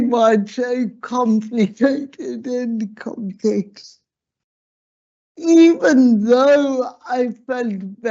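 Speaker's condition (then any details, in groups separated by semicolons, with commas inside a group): Slurred speech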